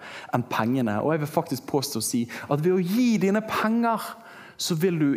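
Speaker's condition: No condition

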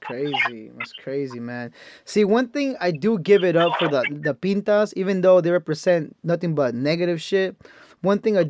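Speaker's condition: No condition

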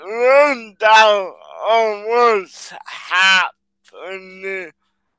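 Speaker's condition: Cerebral palsy

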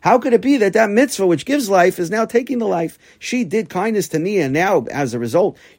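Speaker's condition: No condition

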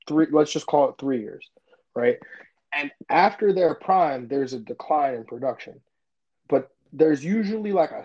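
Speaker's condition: No condition

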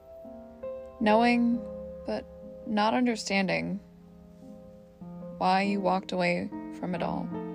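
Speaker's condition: No condition

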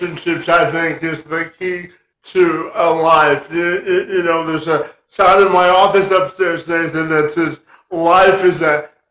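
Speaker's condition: Spastic quadriplegia cerebral palsy; lifelong

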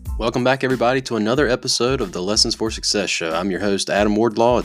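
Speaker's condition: No condition

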